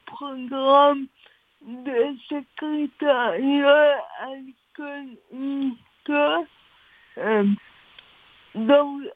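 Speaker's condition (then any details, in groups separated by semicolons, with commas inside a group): Cerebral palsy; spasms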